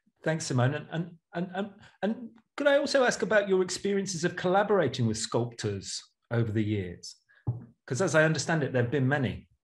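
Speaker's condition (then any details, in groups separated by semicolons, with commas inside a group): No condition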